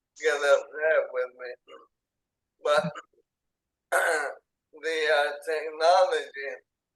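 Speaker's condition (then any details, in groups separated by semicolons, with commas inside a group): ALS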